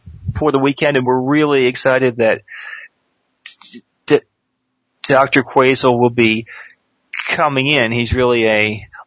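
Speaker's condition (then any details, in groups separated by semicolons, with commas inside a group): Stuttering; person who stutters, most anxiety tied to stuttering; stutters on some words, expects a hard time talking; repeated sounds, blocks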